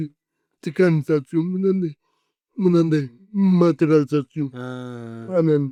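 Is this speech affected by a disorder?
Yes: cerebral palsy; 40 years with condition.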